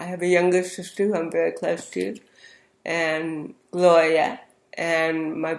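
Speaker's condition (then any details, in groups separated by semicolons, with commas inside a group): Cerebral palsy; speech therapy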